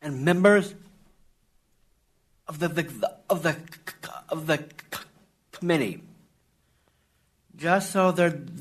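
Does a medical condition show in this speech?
Yes: Down syndrome; adult man.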